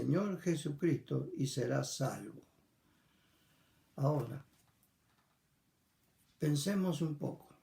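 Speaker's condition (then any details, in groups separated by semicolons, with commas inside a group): No condition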